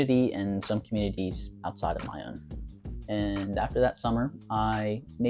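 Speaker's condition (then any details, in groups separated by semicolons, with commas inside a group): No condition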